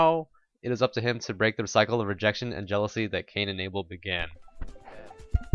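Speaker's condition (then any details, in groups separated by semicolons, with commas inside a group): No condition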